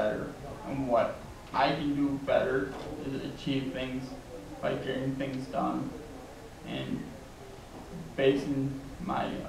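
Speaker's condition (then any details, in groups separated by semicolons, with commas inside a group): Traumatic brain injury; relearned talking through speech therapy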